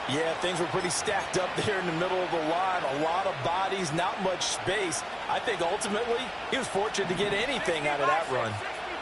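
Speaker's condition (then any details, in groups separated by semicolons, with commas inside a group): No condition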